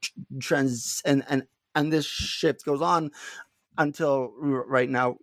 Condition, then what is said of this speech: Stuttering. So I stutter, even though I'm not stuttering much currently.